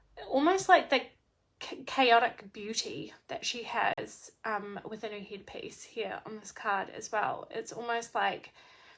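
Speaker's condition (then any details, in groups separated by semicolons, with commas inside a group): No condition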